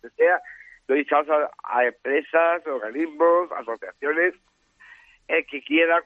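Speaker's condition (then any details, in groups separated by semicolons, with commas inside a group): Down syndrome; trisomy 21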